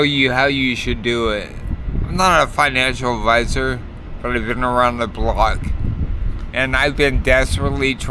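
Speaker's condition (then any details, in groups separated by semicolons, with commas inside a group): Multiple sclerosis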